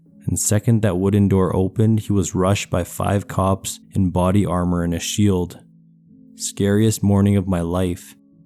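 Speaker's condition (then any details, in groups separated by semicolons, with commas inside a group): No condition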